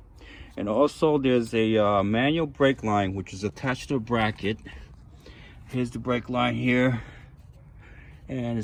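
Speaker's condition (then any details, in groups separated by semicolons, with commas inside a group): No condition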